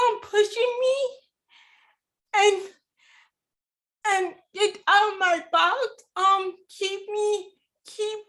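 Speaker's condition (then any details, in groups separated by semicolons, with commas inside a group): Cerebral palsy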